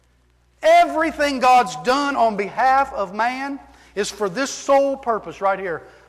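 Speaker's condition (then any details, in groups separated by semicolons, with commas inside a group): No condition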